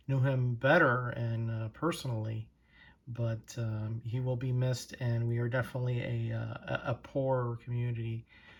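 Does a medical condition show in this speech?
No.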